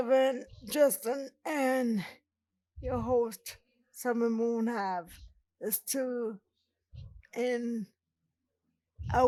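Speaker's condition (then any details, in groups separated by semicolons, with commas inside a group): Cerebral palsy; present from birth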